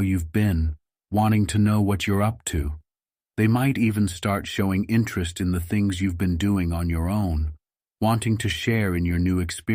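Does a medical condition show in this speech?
No.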